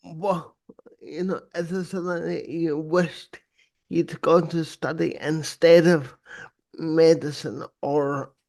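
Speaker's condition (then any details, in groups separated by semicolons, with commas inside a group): Cerebral palsy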